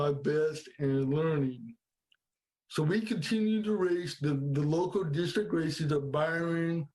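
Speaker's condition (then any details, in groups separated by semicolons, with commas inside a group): Cerebral palsy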